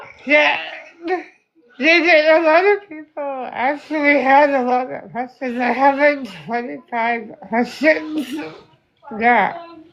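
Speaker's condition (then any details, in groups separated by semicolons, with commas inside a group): Spinal muscular atrophy type 2; type 2, genetic neuromuscular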